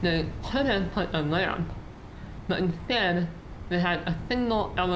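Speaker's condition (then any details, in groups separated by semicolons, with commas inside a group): Muscular dystrophy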